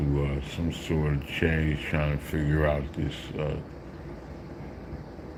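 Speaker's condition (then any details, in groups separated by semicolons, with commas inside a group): Slurred speech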